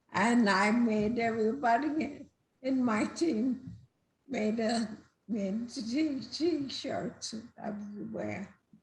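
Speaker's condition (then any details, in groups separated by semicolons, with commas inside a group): Multiple system atrophy; weakened speaking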